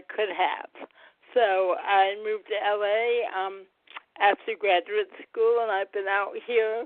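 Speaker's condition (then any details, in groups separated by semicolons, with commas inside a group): Cerebral palsy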